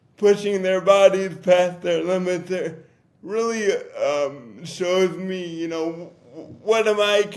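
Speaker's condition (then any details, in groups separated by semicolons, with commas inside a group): Cerebral palsy; difficult to talk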